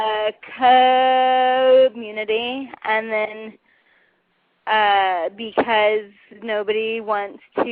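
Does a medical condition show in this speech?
Yes: cerebral palsy.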